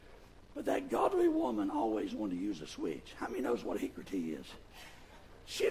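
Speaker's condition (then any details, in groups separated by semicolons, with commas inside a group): Vocal fold paralysis, bilateral; speaks with false vocal folds; both vocal cords paralyzed, do not come together, move or vibrate, false folds compensate for voicing; voice worse than before, Kermit-the-Frog-like, irritating, pushes much air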